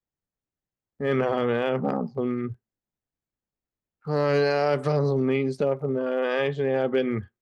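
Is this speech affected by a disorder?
Yes: Friedreich's ataxia; wheelchair dependent since age 18.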